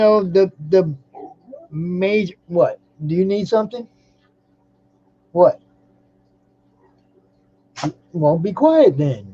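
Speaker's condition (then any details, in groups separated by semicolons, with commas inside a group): No condition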